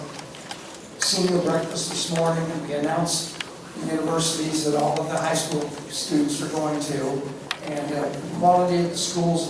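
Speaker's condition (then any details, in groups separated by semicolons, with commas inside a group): No condition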